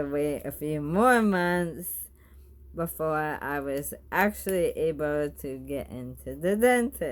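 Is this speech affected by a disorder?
Yes: bulbar ALS, bulbar onset; food sticks to teeth, extra saliva, choking risk.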